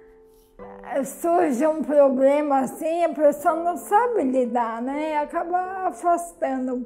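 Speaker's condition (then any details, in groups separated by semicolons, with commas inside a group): Amyotrophic lateral sclerosis; bulbar onset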